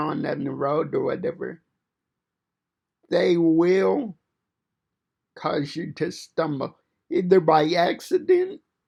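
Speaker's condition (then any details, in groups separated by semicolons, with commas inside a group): Cerebral palsy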